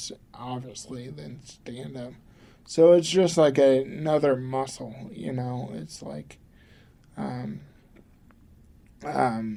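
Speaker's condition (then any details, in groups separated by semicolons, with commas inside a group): Cerebral palsy; from birth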